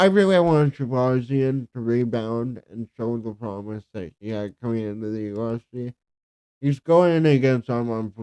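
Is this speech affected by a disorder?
Yes: cerebral palsy.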